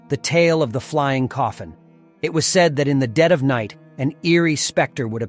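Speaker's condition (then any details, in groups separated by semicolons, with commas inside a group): No condition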